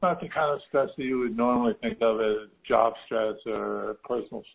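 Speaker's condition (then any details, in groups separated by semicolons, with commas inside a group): Parkinson's disease; stem cell infusions in houston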